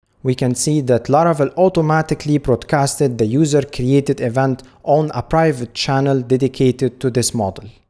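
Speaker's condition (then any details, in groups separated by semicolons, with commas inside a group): No condition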